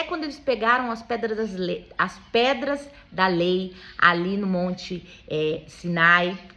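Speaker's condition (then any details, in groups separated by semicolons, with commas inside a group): No condition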